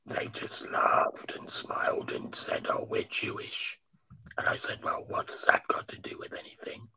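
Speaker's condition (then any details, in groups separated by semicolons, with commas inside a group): Laryngectomy after cancer; voice box removed after cancer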